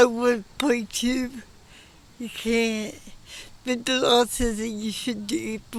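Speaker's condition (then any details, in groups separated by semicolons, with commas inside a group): Cerebral palsy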